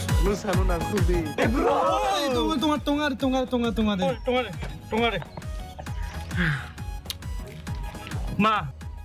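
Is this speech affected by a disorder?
No.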